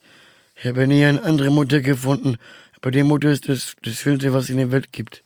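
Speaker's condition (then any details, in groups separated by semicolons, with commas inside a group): Down syndrome; trisomy 21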